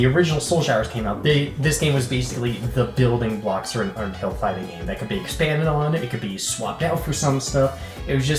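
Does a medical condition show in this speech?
No.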